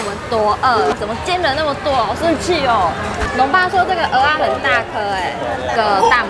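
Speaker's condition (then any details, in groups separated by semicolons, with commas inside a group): No condition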